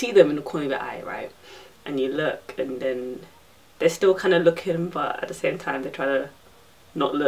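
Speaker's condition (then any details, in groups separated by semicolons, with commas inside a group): No condition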